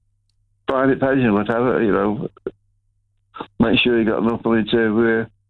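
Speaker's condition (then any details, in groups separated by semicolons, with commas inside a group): Parkinson's; Parkinson's disease diagnosed 2019, bowel cancer 2021 treated with operation and 6 months chemotherapy; nerve damage as chemotherapy side effect, bowel cancer cleared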